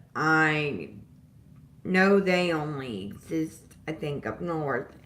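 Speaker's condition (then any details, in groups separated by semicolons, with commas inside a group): Disability causing slurred speech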